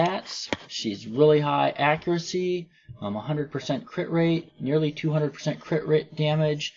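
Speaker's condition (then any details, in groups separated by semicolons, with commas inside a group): No condition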